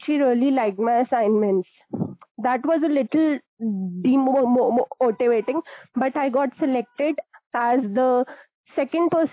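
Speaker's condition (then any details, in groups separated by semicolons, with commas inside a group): Stammering; stammering since class 4, returned when father hospitalized, psychological cause per self, tried self-help videos and reading; stammers more with new people, when nervous or judged, e.g. interviews, meetings; eases with more talking; repeated sounds, prolonged sounds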